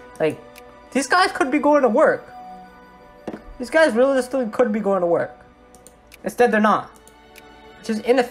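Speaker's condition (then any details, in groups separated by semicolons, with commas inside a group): No condition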